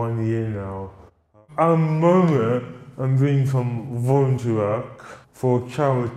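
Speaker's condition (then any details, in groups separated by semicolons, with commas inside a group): Cerebral palsy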